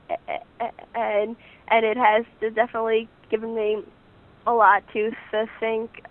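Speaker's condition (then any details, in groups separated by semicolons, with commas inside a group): Stuttering; stuttering since beginning to talk, speech therapy with own speech therapist; about 18, starting college, therapy every two weeks, summer three-session intensive, Friends National Association; needs extra time to speak, letters to teachers, friends avoid filling in words; repeated sounds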